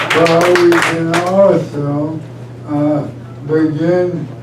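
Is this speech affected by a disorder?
Yes: ALS; rapidly progressing whole-body paralysis, uses wheelchair.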